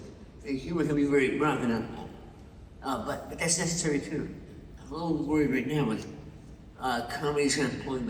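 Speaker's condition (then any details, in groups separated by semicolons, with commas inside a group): Parkinson's; loses train of thought mid-sentence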